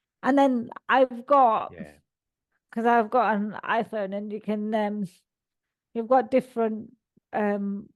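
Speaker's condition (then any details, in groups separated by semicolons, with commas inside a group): Cerebral palsy; all four limbs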